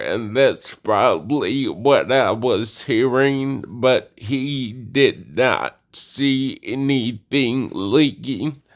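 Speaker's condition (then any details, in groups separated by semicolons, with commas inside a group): Cerebellar degeneration and ataxia; slow speech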